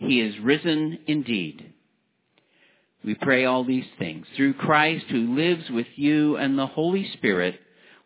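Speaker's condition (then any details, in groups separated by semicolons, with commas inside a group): No condition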